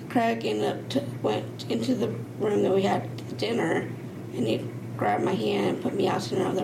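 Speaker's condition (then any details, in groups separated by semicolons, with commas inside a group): Down syndrome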